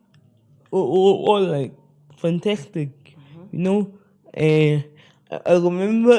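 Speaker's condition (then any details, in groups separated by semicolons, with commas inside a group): Spastic cerebral palsy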